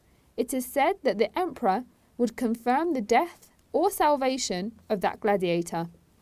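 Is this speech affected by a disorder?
No.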